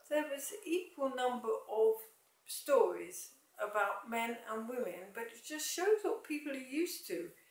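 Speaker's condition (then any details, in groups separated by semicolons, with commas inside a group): MND, mild; speech slightly affected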